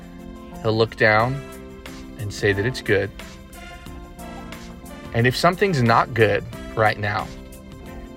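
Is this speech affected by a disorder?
No.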